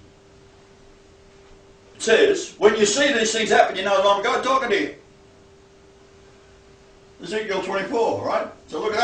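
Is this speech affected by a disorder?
No.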